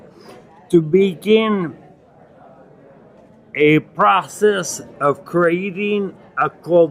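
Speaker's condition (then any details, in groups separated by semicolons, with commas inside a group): Acquired ataxia (lance-adams syndrome)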